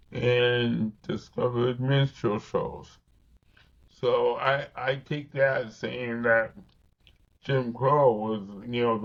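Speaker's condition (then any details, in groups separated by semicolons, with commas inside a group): Cerebral palsy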